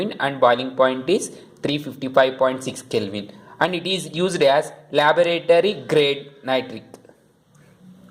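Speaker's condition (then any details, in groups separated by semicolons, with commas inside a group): No condition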